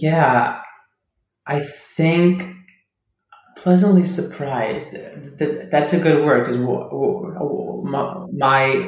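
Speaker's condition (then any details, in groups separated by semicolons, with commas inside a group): Stuttering; not caused by nervousness; learning to let it out; prolonged sounds, blocks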